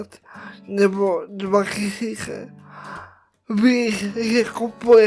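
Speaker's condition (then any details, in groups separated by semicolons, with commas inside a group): Cerebral palsy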